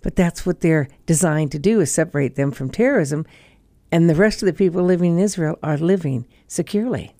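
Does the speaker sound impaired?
No.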